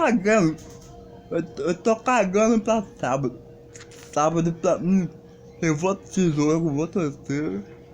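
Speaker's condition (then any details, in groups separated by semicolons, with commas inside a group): Cerebral palsy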